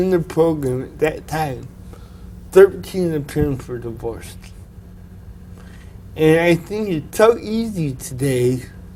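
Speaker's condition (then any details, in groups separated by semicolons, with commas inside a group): Cerebral palsy; predicted early to never speak well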